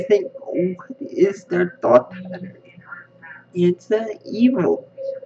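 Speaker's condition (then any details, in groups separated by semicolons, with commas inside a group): Spastic cerebral palsy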